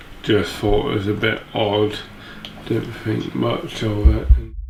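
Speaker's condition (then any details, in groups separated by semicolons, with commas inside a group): Neuromuscular disease; speech and walking deteriorated since diagnosis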